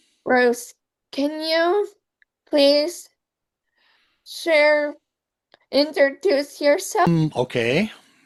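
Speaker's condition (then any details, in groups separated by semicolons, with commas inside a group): Cerebral palsy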